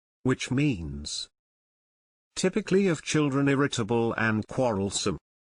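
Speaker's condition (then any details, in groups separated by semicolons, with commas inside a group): No condition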